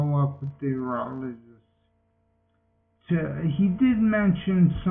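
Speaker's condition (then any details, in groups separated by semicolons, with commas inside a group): Multiple sclerosis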